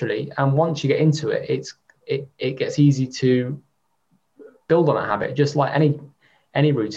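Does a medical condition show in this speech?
Yes: stammer; stammer since first able to speak, worsened to unbearable by trauma after Everest disasters; age 25, professional speaker, usually manages stammer quite well when speaking in public; stammering with blocks, sometimes unable to get a word out, at 17 could not phone sponsors, used email; here repeated sounds, repeated words.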